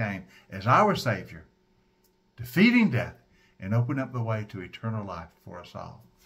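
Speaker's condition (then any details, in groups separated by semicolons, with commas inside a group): No condition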